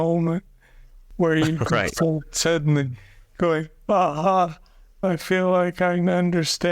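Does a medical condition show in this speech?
Yes: Parkinson's disease; young onset.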